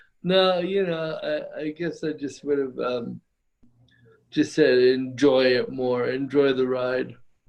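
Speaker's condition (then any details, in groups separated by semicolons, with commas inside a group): Cerebral palsy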